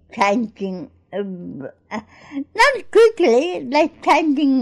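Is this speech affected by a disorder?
Yes: cerebral palsy; speech problems when young, began talking after attending Gruella school.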